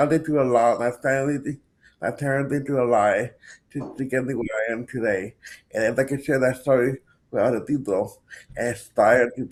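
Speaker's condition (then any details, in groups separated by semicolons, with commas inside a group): Cerebral palsy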